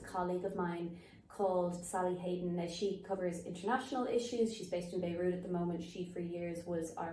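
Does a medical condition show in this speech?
No.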